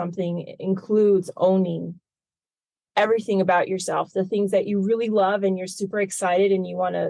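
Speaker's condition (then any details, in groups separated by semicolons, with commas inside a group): No condition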